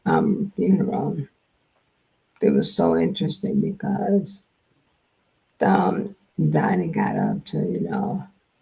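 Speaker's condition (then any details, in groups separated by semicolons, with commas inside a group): Multiple sclerosis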